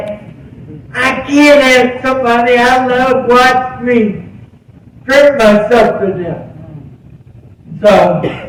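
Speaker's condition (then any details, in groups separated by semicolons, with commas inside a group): Cerebral palsy; present from birth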